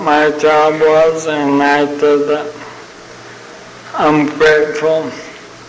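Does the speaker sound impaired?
Yes: ALS (Lou Gehrig's disease); young onset.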